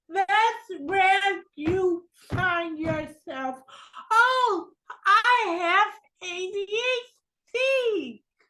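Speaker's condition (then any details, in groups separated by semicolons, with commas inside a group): Cerebral palsy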